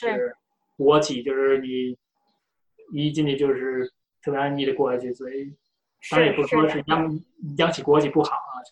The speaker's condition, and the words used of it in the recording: Stuttering. 我讲中文的时候没有我说英文那么口吃